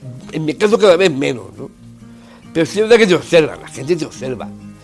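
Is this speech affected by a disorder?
Yes: Down syndrome; congenital, age 44.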